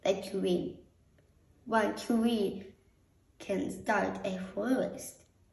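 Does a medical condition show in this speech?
Yes: Down syndrome.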